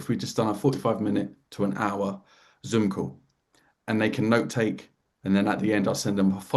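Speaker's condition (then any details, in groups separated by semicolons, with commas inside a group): No condition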